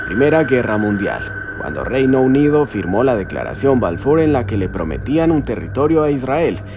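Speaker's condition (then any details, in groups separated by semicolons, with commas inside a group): No condition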